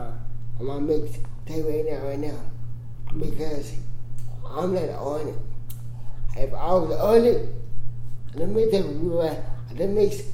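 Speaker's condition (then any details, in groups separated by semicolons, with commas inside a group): Cerebral palsy; congenital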